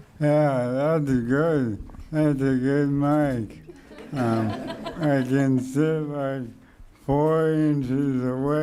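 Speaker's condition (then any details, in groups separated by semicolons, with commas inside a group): ALS; speech slowed and softened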